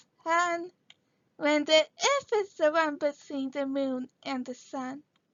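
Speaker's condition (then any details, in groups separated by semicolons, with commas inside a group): Cerebral palsy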